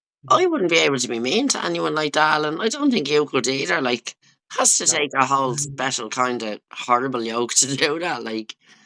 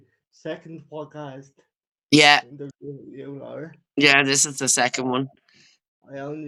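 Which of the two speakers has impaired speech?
The second: cerebral palsy; wheelchair user since childhood.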